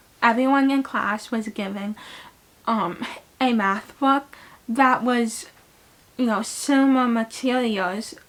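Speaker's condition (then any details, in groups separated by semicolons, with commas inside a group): Cerebral palsy; had speech therapy at school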